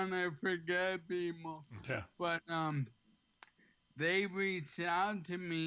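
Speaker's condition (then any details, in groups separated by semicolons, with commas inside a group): ALS; slightly slurred, has to slow down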